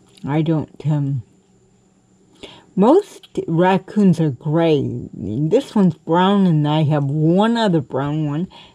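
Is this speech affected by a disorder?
Yes: cerebral palsy; cannot walk, crawls to get around.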